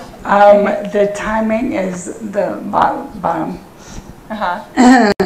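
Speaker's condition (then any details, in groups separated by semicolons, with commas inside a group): Friedreich's ataxia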